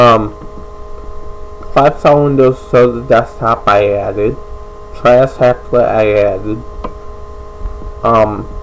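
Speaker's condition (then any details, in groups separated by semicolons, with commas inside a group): Cerebral palsy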